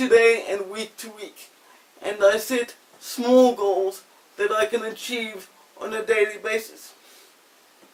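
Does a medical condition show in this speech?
Yes: quadriplegic cerebral palsy; from birth.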